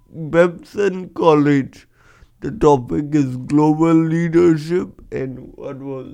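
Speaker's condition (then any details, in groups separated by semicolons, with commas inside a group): Cerebral palsy; could not speak properly as child, now speaks publicly as motivational speaker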